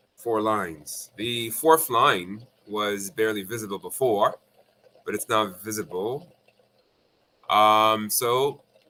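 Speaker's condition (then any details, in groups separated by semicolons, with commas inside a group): No condition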